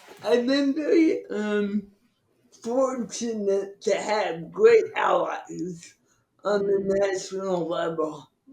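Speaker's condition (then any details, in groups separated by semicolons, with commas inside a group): Cerebral palsy; from birth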